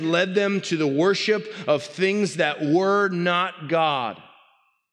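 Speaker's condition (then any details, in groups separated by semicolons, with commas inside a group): No condition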